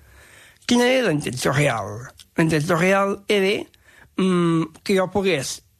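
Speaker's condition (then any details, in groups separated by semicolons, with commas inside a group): Down syndrome; extra chromosome; very talkative, asks not to be corrected on how he says things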